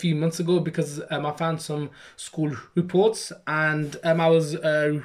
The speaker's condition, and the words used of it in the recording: Stuttering. One of the things that I really struggle with to begin with is just saying my name.